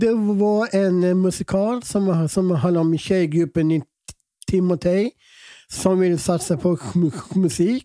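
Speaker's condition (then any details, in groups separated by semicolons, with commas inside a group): Down syndrome; present from birth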